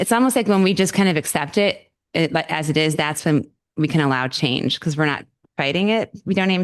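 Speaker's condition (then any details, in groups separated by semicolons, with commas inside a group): No condition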